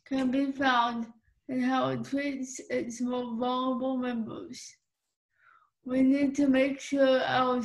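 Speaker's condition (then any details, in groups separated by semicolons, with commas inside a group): Cerebral palsy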